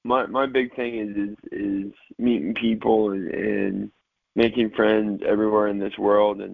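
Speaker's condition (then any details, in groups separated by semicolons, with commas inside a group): Cerebral palsy, mild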